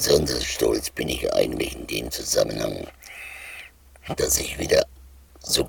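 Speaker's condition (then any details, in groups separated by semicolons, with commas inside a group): Total laryngectomy, voice prosthesis (shunt valve) speech; total laryngectomy many years ago, large abscess over epiglottis and larynx, earlier emergency tracheotomy, no radiation; speaks via shunt valve, standard cannula failed to seal stoma, rehab speech therapy, swallowing fairly good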